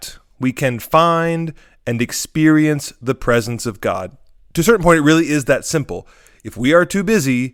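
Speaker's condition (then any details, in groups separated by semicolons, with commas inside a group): No condition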